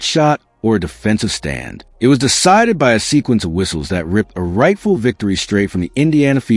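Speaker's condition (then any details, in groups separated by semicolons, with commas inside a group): No condition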